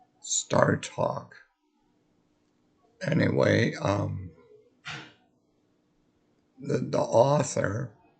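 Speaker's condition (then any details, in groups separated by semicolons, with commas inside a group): Multiple sclerosis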